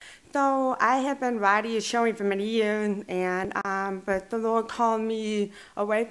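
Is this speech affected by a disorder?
Yes: deaf and hard of hearing; since childhood.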